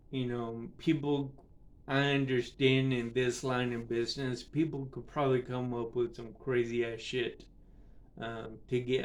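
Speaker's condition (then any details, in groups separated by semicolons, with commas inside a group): Cerebral palsy; affects speech and balance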